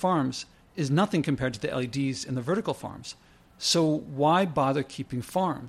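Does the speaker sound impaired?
No.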